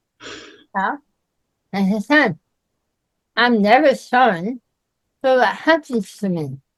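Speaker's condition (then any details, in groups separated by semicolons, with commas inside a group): Myasthenia gravis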